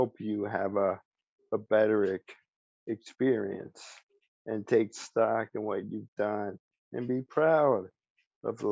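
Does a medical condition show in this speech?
Yes: ALS; speech still preserved.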